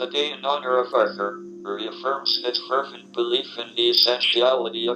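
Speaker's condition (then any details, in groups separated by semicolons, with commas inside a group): ALS, speech-generating device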